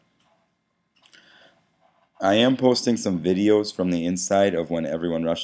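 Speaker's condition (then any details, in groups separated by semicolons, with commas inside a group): No condition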